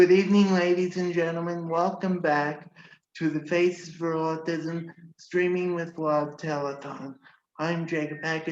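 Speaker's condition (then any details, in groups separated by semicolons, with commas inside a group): Cerebral palsy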